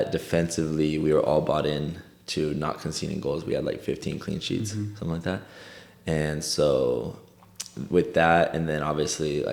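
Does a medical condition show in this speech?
No.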